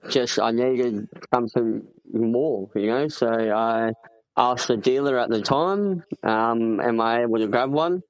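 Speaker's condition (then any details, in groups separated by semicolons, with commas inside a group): Cleft palate; congenital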